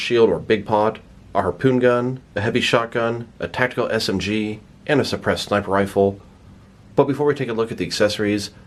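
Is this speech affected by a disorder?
No.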